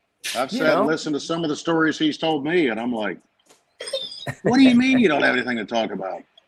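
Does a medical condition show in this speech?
No.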